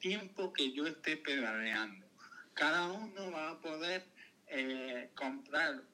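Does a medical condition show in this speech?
Yes: cerebral palsy; caused by meningitis in birth canal during birth, lifelong physical motor disability.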